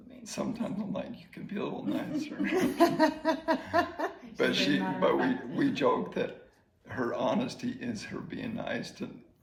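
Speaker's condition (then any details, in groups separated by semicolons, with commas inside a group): ALS; slowly progressing ALS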